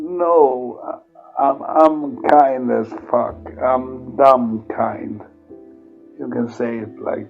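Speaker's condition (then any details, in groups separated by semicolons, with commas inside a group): Multiple sclerosis; progressive form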